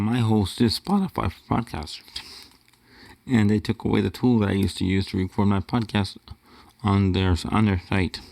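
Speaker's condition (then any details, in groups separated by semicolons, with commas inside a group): Cerebral palsy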